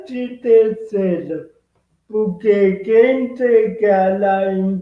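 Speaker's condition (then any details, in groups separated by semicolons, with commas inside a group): Cerebral palsy; present from birth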